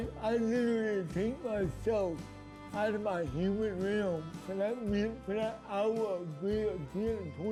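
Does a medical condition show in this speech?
Yes: cerebral palsy; present since birth.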